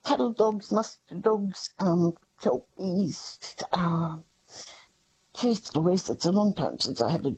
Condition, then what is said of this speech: Parkinson's disease. Yeah, my Parkinson's voice is holding up tonight, but I